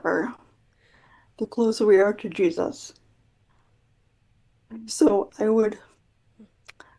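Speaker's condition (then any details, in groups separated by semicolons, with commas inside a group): Quadriplegic cerebral palsy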